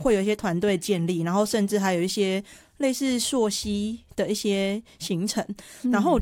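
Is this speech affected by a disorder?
Yes: hearing impairment; uses hearing aids, removed for water activities like river tracing, cannot hear without; clear articulation per host, self-reports sometimes slightly unclear.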